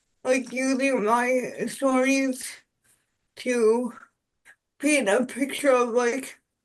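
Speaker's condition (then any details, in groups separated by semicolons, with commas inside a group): Cerebral palsy; spastic quadriplegic cerebral palsy, from birth, all four limbs, involuntary movements; uses adaptive typing technology, word prediction; voice harder to understand, voice assistants fail recognition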